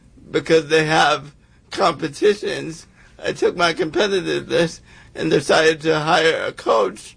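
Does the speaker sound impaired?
Yes: cerebral palsy; congenital, physical disability, hand visibly affected, unable to play mainstream sports as child, attended Viscardi School; sought better speaking for play-by-play, attended Toastmasters, hired speaking coach.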